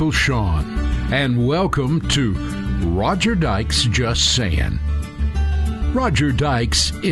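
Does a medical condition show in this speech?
No.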